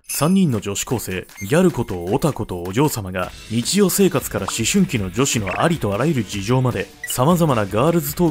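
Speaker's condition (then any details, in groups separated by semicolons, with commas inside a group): No condition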